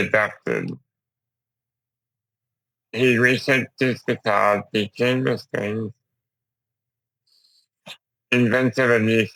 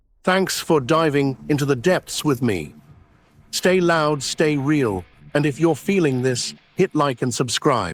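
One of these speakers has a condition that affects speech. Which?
The first: Duchenne muscular dystrophy; since childhood, wheelchair user.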